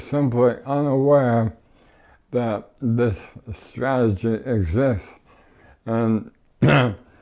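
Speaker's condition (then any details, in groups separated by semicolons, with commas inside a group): ALS; no tracheostomy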